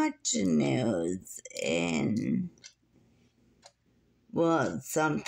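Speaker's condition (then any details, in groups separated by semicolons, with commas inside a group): Muscular dystrophy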